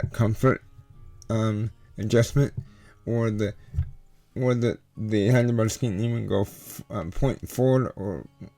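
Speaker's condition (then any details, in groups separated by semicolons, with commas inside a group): Cerebral palsy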